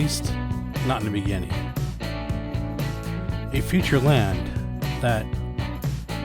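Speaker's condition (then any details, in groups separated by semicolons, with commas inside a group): No condition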